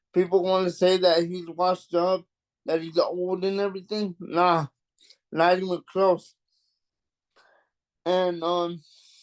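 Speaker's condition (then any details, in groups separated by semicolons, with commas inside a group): Cerebral palsy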